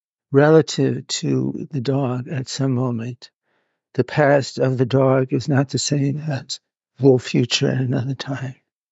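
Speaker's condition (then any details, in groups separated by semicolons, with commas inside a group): Parkinson's; needs to move about while filmed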